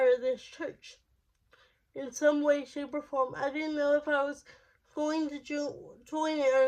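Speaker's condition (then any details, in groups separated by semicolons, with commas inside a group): Cerebral palsy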